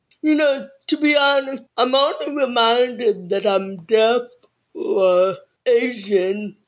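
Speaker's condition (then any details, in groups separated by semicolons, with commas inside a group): Cerebral palsy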